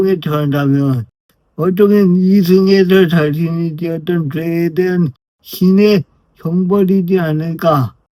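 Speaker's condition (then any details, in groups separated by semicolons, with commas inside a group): Brain lesion disability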